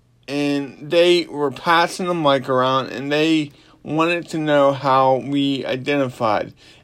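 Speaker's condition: Cerebral palsy; slurred speech

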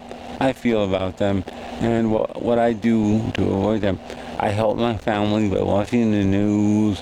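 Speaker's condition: Cerebral palsy

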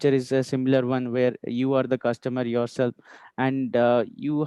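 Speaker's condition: No condition

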